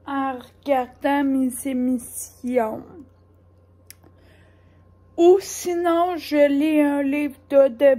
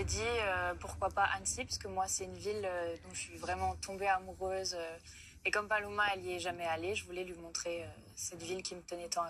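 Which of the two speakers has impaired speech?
The first: ataxia; degenerative.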